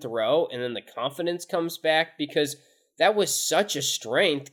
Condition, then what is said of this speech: No condition.